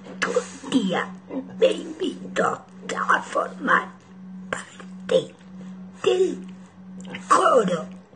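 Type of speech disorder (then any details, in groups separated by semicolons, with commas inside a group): Oesophageal speech; laryngectomy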